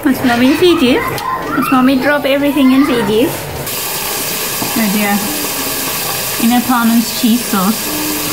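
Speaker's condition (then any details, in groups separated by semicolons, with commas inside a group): No condition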